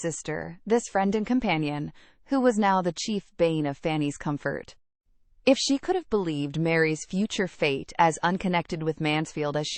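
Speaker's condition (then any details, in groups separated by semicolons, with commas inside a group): No condition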